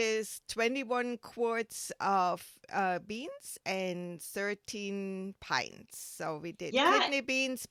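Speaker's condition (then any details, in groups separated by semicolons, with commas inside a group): No condition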